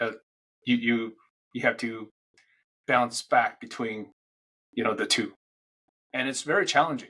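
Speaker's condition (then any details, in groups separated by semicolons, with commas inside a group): No condition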